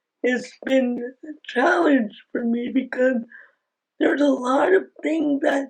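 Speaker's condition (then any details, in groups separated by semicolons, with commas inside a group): Aicardi-goutieres syndrome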